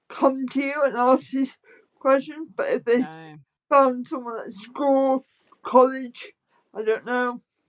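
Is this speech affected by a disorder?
Yes: spastic quadriplegic cerebral palsy.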